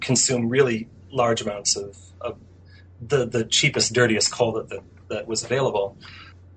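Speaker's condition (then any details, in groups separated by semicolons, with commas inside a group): No condition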